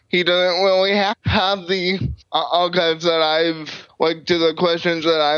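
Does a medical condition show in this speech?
Yes: cerebral palsy; uses a chair.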